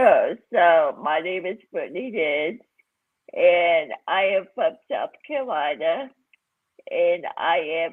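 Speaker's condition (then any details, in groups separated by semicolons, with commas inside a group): Cerebral palsy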